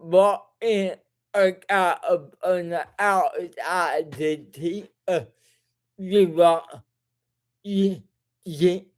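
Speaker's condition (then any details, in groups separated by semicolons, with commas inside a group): Cerebral palsy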